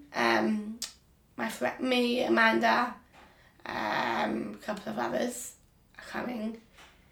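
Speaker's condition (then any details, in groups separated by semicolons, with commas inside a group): Down syndrome; Down syndrome since birth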